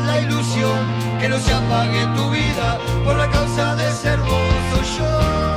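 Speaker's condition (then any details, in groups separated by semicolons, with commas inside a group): No condition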